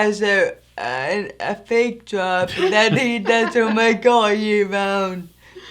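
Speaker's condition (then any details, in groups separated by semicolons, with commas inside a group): Anoxic brain injury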